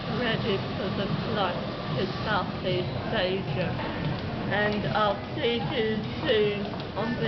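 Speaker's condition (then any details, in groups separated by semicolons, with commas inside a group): Cerebral palsy; oxygen starvation at birth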